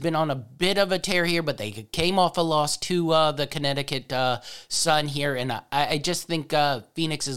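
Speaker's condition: No condition

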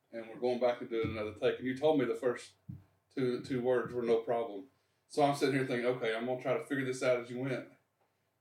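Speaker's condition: No condition

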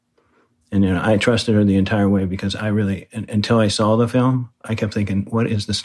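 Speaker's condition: Parkinson's disease; right-side weakness at onset, diagnosed by neurologist, confirmed by second opinion, heavy weightlifting slows progression

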